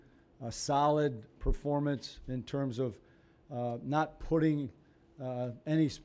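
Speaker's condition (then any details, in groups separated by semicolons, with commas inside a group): No condition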